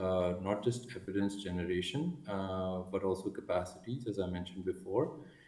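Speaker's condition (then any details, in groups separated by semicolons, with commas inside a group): No condition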